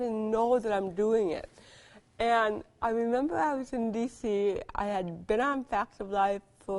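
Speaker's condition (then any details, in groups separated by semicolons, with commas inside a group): Cerebral palsy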